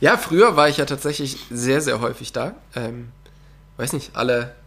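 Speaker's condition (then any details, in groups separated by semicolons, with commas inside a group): No condition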